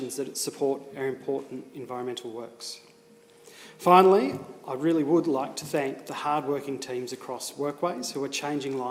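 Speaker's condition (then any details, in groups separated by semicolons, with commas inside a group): No condition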